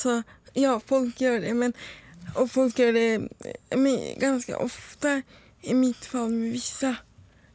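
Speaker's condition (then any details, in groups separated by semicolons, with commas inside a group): Cerebral palsy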